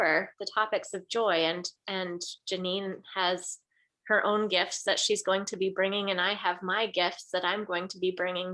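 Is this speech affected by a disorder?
No.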